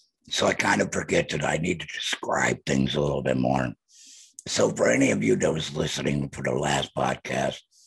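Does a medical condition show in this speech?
Yes: laryngectomy, voice prosthesis.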